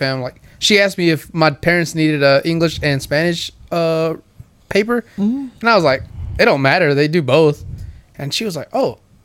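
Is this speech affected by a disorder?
No.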